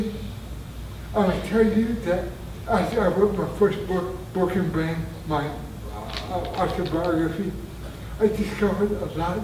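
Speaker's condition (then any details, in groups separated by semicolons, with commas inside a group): Traumatic brain injury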